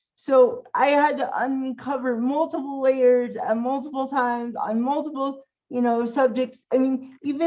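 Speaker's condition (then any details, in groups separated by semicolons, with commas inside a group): Cerebral palsy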